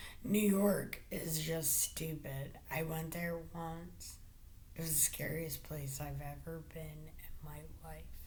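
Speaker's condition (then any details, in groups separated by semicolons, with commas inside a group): Brain injury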